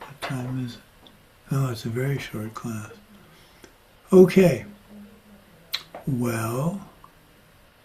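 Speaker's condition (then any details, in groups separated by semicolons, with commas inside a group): Parkinson's; progressing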